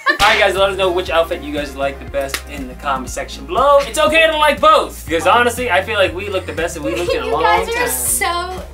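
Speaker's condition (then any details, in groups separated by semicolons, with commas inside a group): No condition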